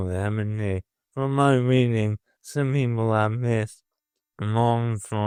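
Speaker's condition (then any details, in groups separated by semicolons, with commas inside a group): Motor neuron disease; progressing, can no longer type; voice affected, early slurring, nasal speech, hand weakness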